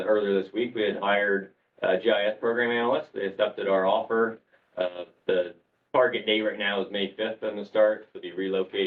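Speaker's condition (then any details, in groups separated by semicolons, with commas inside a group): No condition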